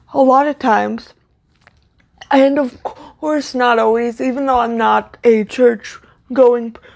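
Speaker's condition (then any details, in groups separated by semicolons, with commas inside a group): Cerebral palsy, severe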